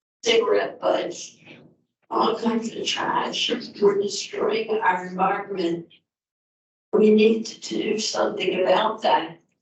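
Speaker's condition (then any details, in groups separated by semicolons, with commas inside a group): Multiple sclerosis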